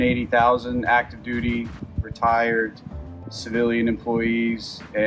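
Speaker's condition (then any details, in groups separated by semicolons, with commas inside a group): No condition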